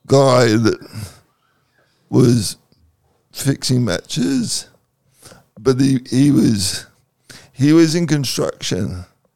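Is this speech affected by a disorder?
Yes: cerebral palsy; cerebral palsy affecting the muscles, once cold stays cold; second COVID vaccine dose, Pfizer chosen on doctor's advice over AstraZeneca due to blood clot risk.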